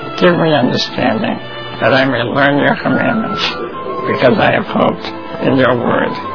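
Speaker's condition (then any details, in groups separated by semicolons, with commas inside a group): Spinal muscular atrophy; congenital, progressive muscle weakness, bedbound since early 20s, no hand movement, tracheostomy about 10 years ago; permanent stomach feeding tube, liquid diet, trach suctioning when lungs congested; dependent on voice for everything, uses voice recognition computer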